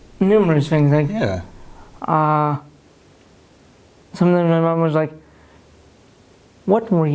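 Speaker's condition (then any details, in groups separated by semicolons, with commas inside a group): Cerebral palsy; no speech therapy, some words hard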